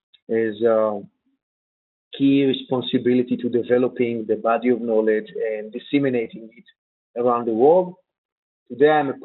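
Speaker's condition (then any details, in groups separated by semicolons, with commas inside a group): No condition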